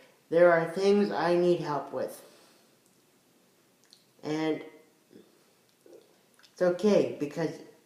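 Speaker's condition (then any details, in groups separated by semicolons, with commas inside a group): Cerebral palsy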